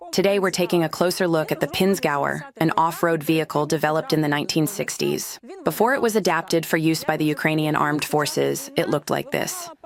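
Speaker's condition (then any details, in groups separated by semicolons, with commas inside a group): No condition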